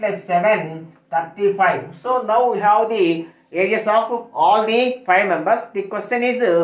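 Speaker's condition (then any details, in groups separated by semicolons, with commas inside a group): No condition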